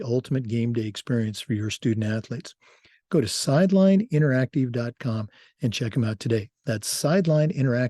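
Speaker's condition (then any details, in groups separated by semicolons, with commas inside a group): No condition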